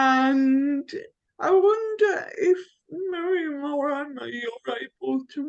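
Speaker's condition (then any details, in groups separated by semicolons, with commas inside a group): Cerebral palsy; from birth, affects limbs and neck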